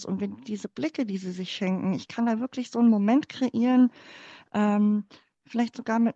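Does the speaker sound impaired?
Yes: cleft palate; congenital.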